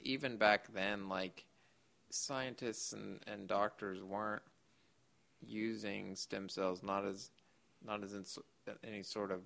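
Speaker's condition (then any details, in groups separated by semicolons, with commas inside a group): Duchenne muscular dystrophy; age 28, past usual life expectancy of 21, stem cell therapy in Costa Rica since about six years ago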